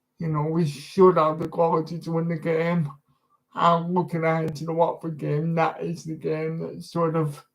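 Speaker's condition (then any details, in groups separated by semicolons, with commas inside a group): Disability affecting speech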